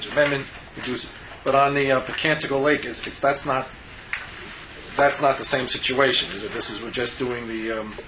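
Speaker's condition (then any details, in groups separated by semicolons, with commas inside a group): No condition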